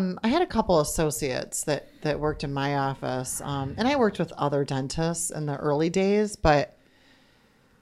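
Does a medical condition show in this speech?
No.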